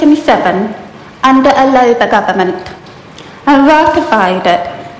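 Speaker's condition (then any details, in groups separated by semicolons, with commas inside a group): Profound deafness; New Zealand Sign Language interpreters in gallery during speech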